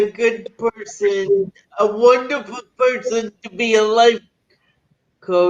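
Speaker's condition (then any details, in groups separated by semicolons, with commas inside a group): Cerebral palsy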